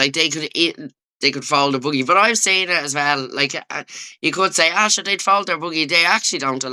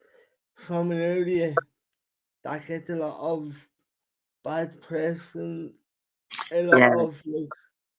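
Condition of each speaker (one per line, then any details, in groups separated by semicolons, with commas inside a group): No condition
Cerebral palsy; wheelchair user since childhood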